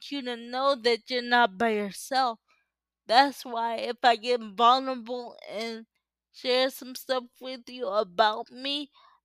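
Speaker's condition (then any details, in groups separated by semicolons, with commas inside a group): Cerebral palsy; uses power wheelchair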